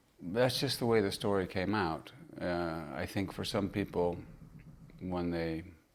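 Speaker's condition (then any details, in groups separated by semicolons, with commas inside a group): No condition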